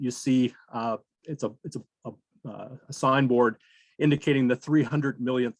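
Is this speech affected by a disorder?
No.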